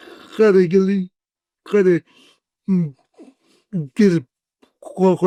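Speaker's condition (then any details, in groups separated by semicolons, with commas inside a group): Cerebral palsy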